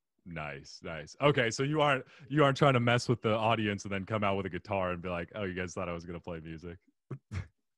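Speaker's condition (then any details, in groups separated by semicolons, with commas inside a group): No condition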